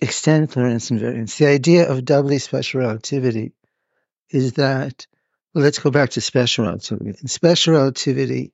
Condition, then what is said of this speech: Parkinson's disease. This is one of the reasons why the audio was tough to capture at different points.